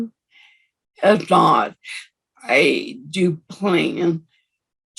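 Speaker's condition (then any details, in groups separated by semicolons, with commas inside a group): Severe anoxic brain injury; severe, wheelchair; early unable to speak, tracheostomy, sometimes types to communicate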